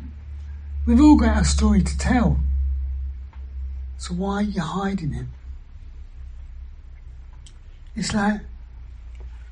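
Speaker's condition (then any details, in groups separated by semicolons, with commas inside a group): Throat cancer surgery, vocal injections; whispered after surgery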